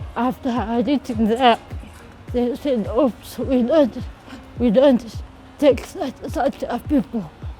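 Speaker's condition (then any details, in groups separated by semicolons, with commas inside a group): Cerebral palsy; since birth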